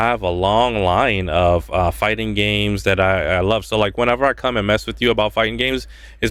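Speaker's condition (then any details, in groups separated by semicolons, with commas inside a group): No condition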